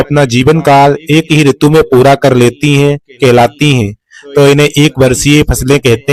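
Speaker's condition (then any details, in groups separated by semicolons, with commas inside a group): No condition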